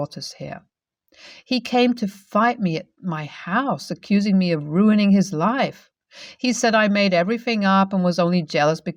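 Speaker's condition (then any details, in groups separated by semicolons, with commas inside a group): No condition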